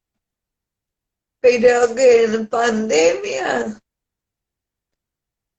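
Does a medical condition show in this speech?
Yes: cerebral palsy.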